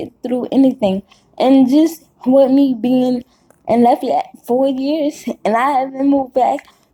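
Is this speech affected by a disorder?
Yes: cerebral palsy; caused by birth stroke.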